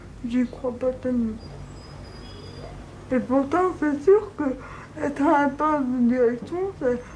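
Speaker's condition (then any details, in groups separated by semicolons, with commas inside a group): Cerebral palsy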